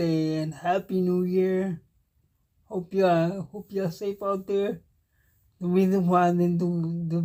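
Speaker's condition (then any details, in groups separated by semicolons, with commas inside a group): Cerebral palsy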